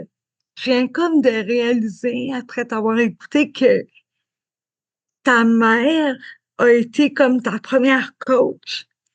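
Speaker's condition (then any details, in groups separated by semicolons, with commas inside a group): Cerebral palsy; spastic diplegic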